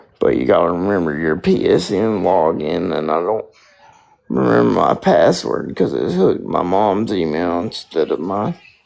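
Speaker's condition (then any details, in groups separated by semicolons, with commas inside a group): Spastic quadriplegic cerebral palsy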